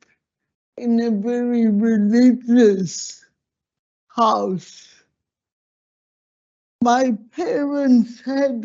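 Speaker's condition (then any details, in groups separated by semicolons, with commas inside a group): Slurred speech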